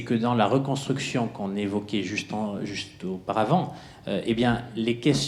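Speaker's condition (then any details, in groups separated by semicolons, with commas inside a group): No condition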